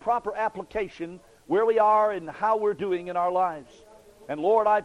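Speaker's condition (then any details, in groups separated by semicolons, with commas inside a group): No condition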